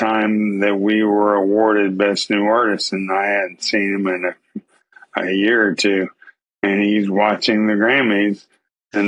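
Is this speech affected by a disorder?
Yes: ALS.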